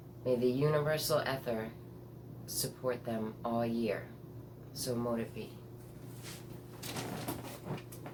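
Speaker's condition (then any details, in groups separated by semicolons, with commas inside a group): No condition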